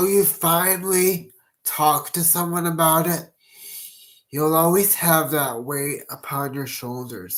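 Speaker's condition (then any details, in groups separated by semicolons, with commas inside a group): Cerebral palsy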